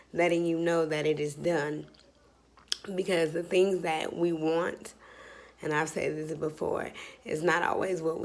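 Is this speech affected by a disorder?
Yes: cerebral palsy, spastic.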